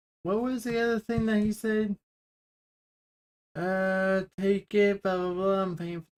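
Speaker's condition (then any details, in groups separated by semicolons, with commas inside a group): Cerebral palsy; wheelchair user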